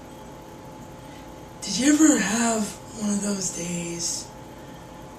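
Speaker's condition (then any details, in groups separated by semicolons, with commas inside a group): Cerebral palsy; wheelchair bound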